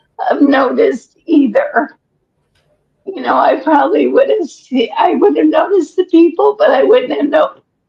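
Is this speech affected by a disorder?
Yes: ALS; breathless after exertion.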